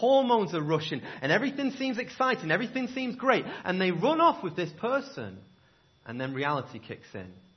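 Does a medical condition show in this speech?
No.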